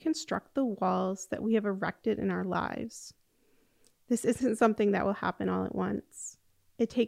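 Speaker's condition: No condition

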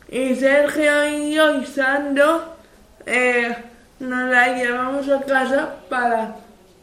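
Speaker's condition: Cerebral palsy; wheelchair user

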